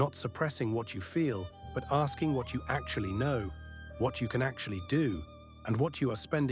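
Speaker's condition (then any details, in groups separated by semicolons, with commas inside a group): No condition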